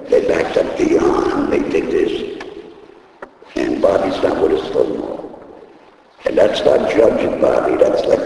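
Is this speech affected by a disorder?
Yes: laryngectomy; voice first lost at racetrack.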